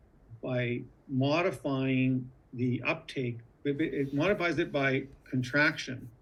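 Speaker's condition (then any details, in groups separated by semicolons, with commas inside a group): No condition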